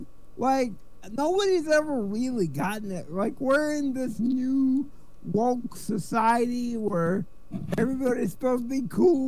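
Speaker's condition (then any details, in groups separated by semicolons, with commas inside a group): Cerebral palsy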